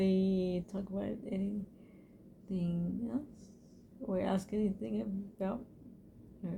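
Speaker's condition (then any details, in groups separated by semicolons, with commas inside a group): Cerebral palsy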